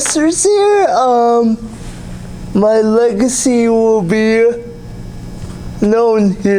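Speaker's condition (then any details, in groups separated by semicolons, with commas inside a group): Cerebral palsy; able to speak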